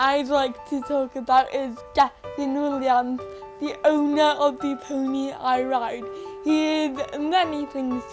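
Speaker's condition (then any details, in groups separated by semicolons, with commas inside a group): Cerebral palsy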